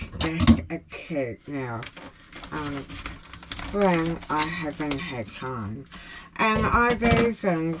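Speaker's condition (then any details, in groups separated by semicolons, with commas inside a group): Jaw cancer surgery; tracheostomy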